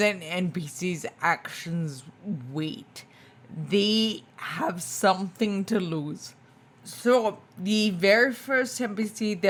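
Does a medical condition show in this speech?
Yes: spinocerebellar ataxia type 2, SCA2; tongue.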